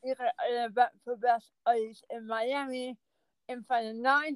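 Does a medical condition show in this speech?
Yes: cerebral palsy; speech affected.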